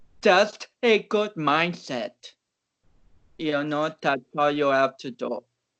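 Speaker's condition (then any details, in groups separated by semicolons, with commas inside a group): Cerebral palsy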